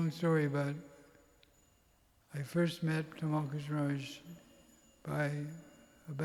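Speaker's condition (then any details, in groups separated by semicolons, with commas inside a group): Parkinson's; tremor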